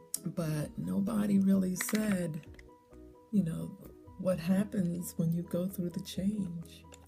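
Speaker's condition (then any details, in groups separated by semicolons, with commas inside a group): No condition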